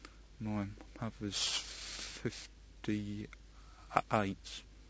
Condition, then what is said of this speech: Stuttering. I find that I've vary from time to time quite a lot, depending on circumstances, and how I react to stress has quite an effect on my speech also.